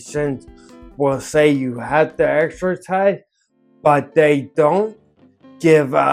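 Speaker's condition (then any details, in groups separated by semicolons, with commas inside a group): Ataxia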